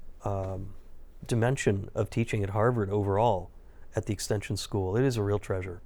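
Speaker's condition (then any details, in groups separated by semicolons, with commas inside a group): No condition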